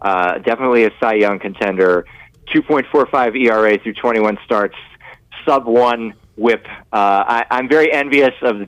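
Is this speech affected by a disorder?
No.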